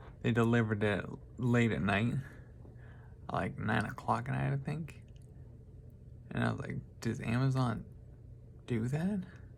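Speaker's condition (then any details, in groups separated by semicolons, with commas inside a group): Traumatic brain injury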